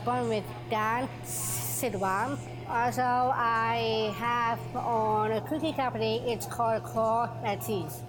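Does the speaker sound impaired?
Yes: Down syndrome; congenital, present from birth; age 28.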